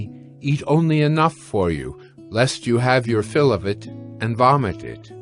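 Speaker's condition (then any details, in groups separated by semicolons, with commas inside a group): No condition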